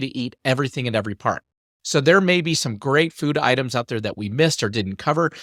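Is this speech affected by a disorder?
No.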